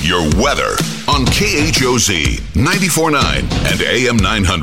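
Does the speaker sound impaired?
No.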